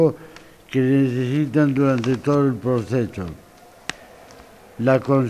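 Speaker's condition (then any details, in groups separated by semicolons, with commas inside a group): Acquired brain injury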